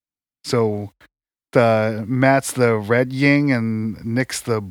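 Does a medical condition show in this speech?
No.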